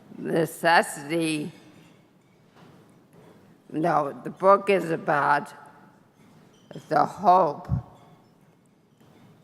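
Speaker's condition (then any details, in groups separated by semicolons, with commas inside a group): Brain injury; injury 20 years ago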